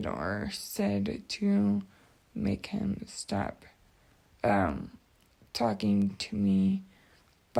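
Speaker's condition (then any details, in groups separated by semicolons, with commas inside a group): Cerebral palsy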